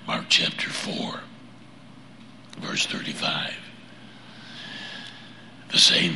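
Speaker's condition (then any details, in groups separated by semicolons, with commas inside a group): Laryngeal cancer; 35 treatments over about seven weeks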